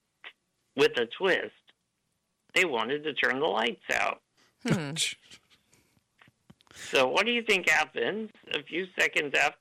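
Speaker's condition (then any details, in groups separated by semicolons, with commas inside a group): Duchenne muscular dystrophy; Duchenne muscular dystrophy diagnosed at age 3, power chair since about age 10; uses ventilator to breathe; ventilator may be audible, speech cadence slightly different but works well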